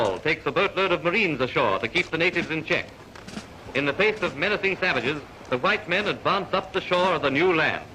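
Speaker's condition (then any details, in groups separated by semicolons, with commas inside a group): No condition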